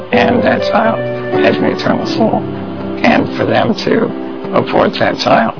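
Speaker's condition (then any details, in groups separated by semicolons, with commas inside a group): Spinal muscular atrophy; congenital, progressive muscle weakening, bedbound with no hand movement since early 20s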